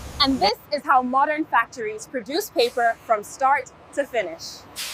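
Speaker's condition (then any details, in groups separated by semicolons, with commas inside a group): No condition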